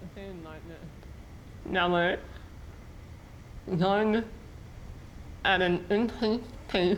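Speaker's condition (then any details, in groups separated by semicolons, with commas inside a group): Muscular dystrophy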